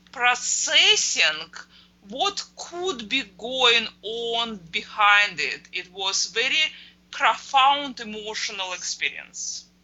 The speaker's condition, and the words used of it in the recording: Stuttering. Very positive, very positive, and I was a little bit afraid because I recently attained a great deal of fluency.